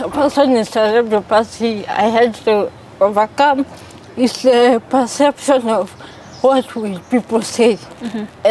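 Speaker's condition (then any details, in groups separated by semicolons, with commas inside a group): Cerebral palsy; from birth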